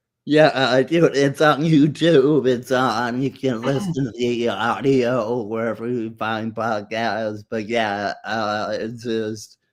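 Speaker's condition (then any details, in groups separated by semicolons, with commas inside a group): Muscular dystrophy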